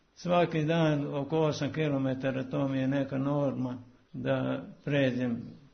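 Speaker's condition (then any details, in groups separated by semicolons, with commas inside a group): Parkinson's disease; illness not noticeable on radio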